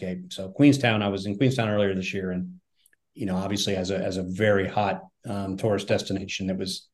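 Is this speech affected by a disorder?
No.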